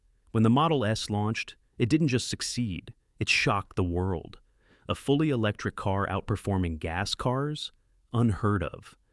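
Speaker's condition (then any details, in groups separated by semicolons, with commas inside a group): No condition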